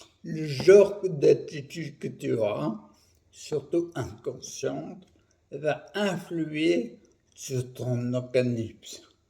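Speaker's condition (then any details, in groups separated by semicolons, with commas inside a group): Primary progressive multiple sclerosis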